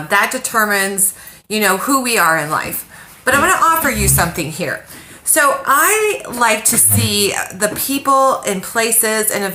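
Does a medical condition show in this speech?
No.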